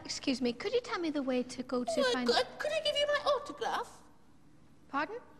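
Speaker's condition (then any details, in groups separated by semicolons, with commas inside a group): No condition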